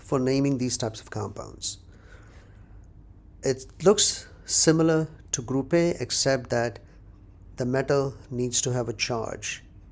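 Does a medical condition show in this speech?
No.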